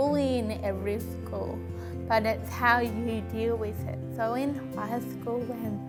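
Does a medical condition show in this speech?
Yes: cerebral palsy; birth injury.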